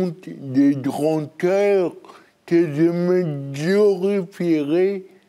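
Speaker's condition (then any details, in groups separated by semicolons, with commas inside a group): Cerebral palsy; birth injury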